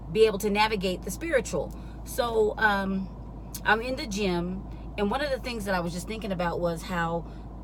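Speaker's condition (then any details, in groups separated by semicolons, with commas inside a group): No condition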